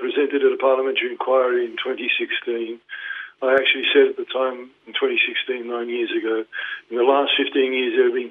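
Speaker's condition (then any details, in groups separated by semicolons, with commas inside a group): Parkinson's; diagnosed 2019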